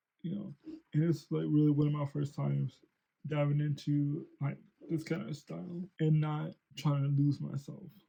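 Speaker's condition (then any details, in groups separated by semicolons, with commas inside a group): Cerebral palsy; since birth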